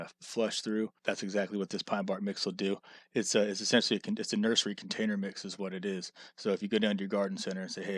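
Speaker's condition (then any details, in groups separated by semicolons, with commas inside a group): No condition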